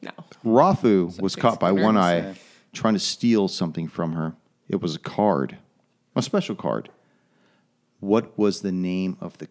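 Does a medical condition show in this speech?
No.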